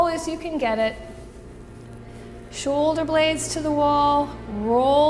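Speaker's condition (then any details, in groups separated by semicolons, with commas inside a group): No condition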